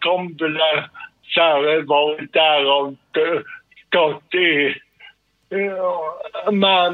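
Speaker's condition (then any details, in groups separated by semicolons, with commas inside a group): Cerebral palsy; sudden involuntary jerks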